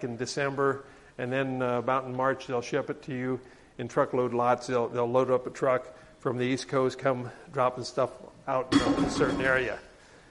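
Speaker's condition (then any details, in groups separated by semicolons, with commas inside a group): No condition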